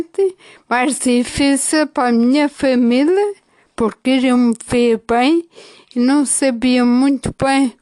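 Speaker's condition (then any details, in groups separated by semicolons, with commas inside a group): Ataxia after brain injury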